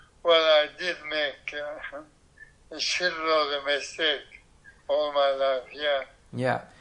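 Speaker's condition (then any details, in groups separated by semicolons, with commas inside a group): ALS, bulbar onset; diagnosed seven months ago; bulbar, mainly mouth and vocal cords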